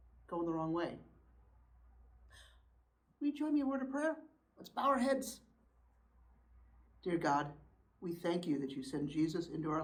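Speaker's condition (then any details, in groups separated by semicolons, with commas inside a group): No condition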